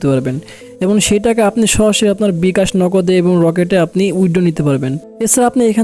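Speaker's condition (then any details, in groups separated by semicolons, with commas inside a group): No condition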